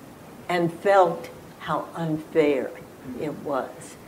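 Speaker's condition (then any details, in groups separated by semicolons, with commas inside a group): Spasmodic dysphonia; injections into throat at Adam's apple every 4 months, ongoing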